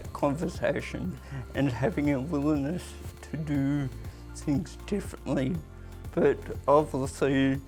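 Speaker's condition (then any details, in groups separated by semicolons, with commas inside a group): Cerebral palsy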